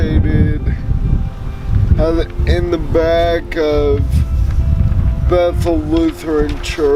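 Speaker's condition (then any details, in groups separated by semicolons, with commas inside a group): Cerebral palsy; brain damage, mainly core and legs, spasticity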